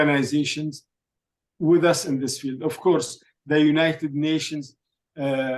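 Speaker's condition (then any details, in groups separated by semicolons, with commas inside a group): No condition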